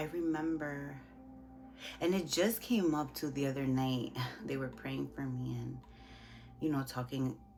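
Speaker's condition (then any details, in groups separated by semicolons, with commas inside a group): No condition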